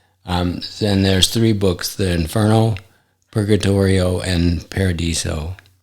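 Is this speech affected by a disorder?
Yes: ALS; affects hand function.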